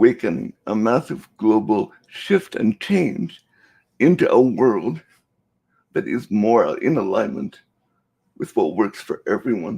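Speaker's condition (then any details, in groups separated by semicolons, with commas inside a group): Cerebral palsy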